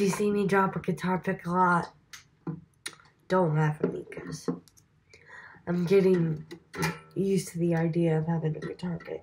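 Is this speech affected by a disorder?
Yes: cerebral palsy.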